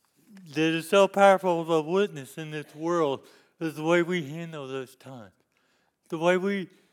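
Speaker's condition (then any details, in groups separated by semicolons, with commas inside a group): Cerebral palsy; lifelong disability since youth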